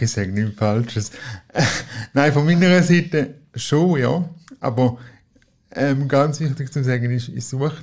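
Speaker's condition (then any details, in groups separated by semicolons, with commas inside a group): Cerebral palsy; wheelchair user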